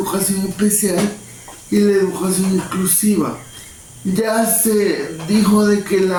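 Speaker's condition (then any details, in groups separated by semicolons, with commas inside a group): Cerebral palsy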